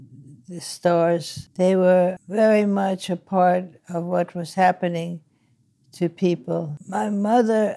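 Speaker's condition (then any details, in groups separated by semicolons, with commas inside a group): Parkinson's disease; word-finding difficulty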